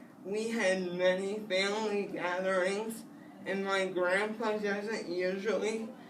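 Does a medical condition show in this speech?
Yes: spastic cerebral palsy; spastic, lack of oxygen at birth, wheelchair, multiple surgeries; physical and occupational therapy, foot braces.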